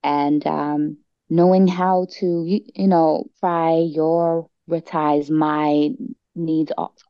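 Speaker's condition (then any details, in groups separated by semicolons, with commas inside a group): Stuttering; discloses stutter at start of conversations; blocks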